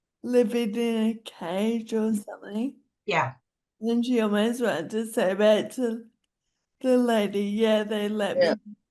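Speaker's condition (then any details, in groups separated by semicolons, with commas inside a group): Friedreich's ataxia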